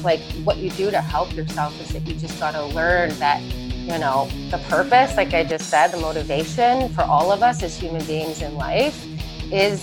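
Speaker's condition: No condition

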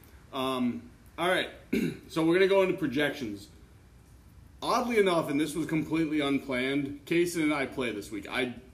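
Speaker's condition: No condition

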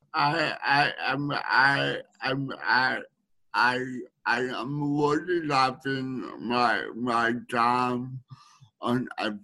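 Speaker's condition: Speech needing a translator

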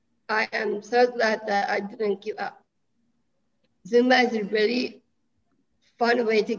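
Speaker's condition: Down syndrome; present from birth

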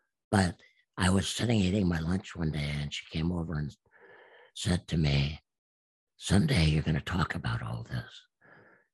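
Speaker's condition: Absent vocal cords; still practices speaking

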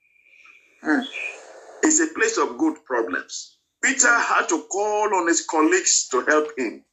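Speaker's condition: No condition

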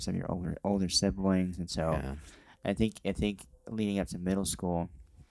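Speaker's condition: Cleft lip and palate

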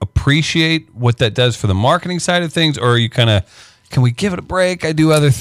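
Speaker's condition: No condition

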